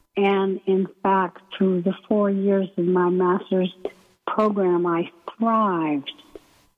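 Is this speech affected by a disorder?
Yes: ALS; limb onset in right foot, symptoms about a year before diagnosis, year of testing, uses Beasy board transfer board; progressed, muscles too weak for standard transfer board, breathing muscles affected; hard to breathe and speak, voice may sound weak or hard to understand, paces speech with breathing.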